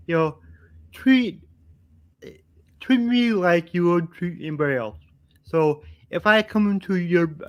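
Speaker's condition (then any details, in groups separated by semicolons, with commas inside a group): Cerebral palsy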